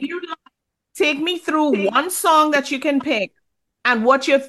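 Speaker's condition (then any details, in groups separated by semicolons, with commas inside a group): No condition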